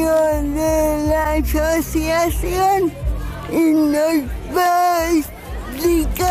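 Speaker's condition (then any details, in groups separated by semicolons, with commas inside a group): Cerebral palsy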